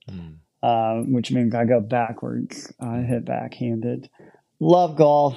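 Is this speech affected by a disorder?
Yes: cleft lip and palate; born in Ukraine.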